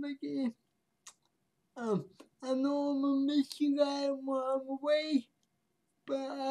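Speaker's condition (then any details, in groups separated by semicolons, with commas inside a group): Cerebral palsy; speech affected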